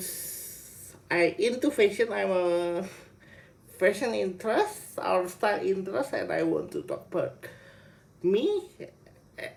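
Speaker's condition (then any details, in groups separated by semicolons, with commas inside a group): Cerebral palsy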